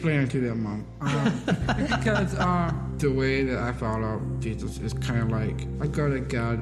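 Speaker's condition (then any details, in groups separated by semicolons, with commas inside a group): Down syndrome; congenital, extra chromosome, diagnosed before birth, physical and occupational therapy from 2 months old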